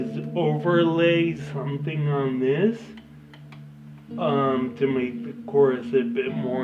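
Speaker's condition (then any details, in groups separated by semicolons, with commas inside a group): Ataxia; affects coordination and balance; diagnosed few years ago, slowly progressing, coordination worsening; slight slurring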